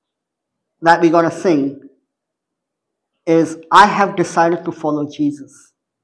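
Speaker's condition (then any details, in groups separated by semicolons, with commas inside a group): Cleft palate; survival uncertain at birth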